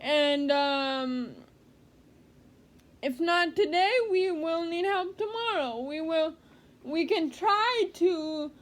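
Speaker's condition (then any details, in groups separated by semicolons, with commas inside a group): Cerebral palsy; speech therapy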